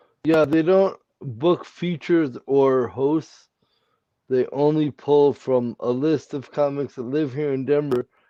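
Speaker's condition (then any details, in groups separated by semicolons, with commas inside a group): Cerebral palsy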